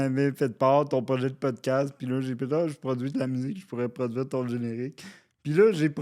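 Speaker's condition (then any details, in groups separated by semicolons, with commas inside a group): Cerebral palsy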